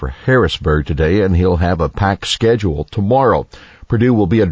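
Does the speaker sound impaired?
No.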